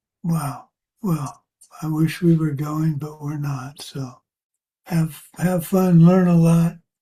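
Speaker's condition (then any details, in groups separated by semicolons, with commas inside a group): Parkinson's; age 73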